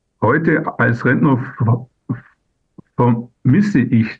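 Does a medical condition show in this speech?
Yes: stuttering; persistent stuttering, long-term self-help group participation, Bundesvereinigung and Landesverband seminars; still stutters, sometimes easier, sometimes harder, carried with humor; varies in difficulty; here repeated sounds, blocks.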